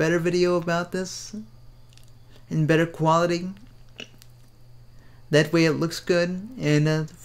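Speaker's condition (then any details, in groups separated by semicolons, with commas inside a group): Cerebral palsy; speaks fast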